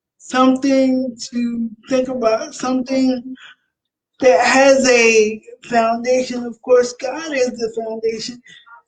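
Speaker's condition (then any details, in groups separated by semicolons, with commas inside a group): Cerebral palsy; spastic quadriplegic, all four limbs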